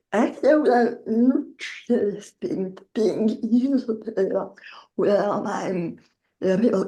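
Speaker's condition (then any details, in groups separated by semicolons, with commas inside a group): Generalized dystonia; generalized, leg weakness; progressed over time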